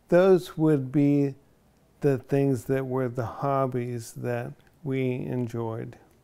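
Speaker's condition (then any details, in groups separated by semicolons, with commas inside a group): ALS; onset in one foot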